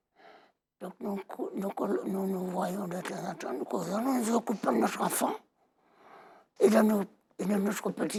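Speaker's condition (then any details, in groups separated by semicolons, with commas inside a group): Total laryngectomy; voice audibly altered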